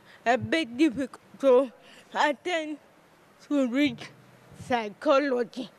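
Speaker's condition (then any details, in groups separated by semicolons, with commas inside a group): Cerebral palsy; affects muscle tone, movement, motor skills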